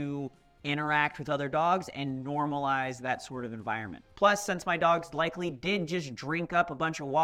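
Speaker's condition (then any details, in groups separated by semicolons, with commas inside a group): No condition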